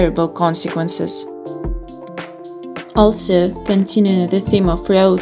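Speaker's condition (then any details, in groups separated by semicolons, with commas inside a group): No condition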